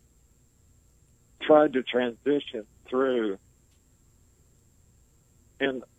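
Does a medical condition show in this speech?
Yes: ALS; motor neuron loss, progressive paralysis with sensation intact, wheelchair user; nearly 20 years since onset, pain from clothing seams and wrinkles; barely able to speak.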